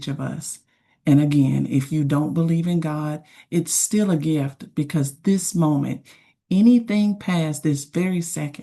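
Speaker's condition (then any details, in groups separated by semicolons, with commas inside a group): No condition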